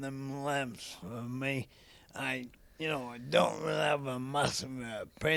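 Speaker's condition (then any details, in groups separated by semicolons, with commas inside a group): ALS; most common ALS type, young onset; recently diagnosed, very early stage, age 37; rapid voice decline, trouble with multisyllabic words, worsening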